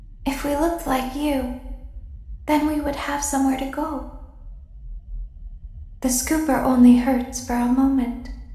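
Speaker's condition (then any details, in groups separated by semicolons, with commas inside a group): No condition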